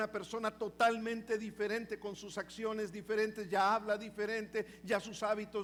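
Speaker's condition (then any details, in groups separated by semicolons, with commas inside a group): No condition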